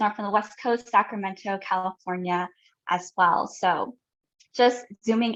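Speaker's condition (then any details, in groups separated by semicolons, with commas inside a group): No condition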